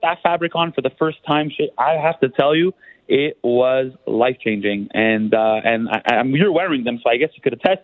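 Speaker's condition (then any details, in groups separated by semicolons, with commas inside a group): No condition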